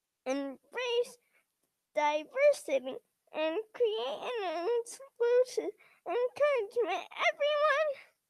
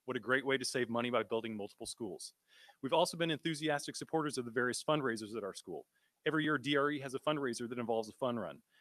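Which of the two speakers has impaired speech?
The first: cerebral palsy; periventricular leukomalacia.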